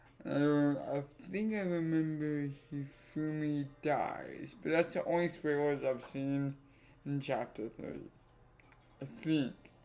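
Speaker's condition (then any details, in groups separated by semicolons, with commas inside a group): Cerebral palsy; affects legs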